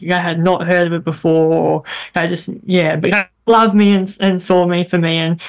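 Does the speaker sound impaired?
Yes: bilateral cleft lip and palate; congenital, first operation at 3 months, many operations, braces before hip-to-mouth bone graft, throat operation, lifelong speech therapy; speech greatly improved after years of speech therapy; as child hard to understand, squeaky, very airy, nasal voice, speech hindered drama.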